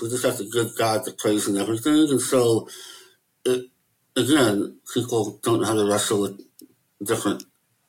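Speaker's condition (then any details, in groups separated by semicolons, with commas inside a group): Möbius syndrome; no facial nerve control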